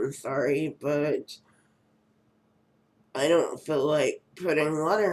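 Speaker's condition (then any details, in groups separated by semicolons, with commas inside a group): Cerebral palsy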